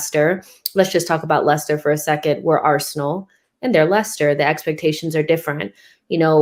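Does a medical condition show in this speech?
No.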